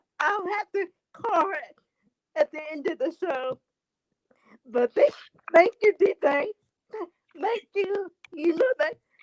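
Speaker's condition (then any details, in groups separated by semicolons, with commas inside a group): Cerebral palsy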